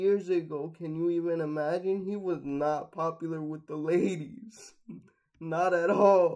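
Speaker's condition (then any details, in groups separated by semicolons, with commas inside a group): Cerebral palsy, mixed, mild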